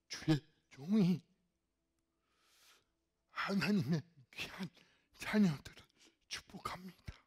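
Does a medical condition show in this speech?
Yes: cerebral palsy; fairly severe in childhood.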